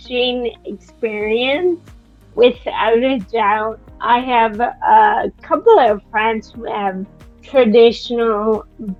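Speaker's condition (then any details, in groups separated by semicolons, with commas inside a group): Friedreich's ataxia; speech affected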